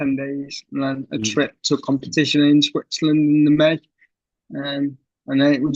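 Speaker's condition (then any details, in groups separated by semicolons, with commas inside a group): Cerebral palsy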